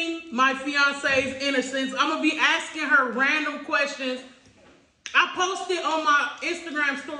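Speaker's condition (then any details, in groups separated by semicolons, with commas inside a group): No condition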